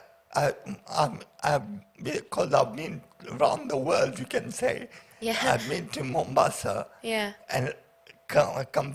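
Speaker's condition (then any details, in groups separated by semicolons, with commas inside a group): Paraplegia with essential tremor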